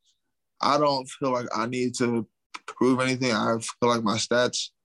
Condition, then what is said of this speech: Stuttering. It doesn't have anything to do with combat sports I've had in my whole life.